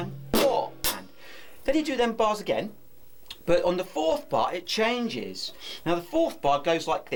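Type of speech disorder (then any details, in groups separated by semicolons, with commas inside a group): None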